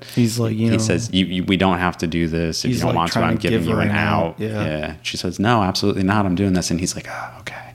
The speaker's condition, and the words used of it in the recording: None; typical speech.